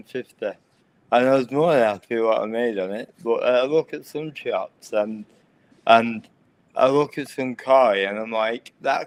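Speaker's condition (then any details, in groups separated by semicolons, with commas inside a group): Cerebral palsy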